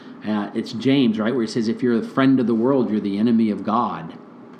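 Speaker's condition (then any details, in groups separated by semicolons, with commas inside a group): No condition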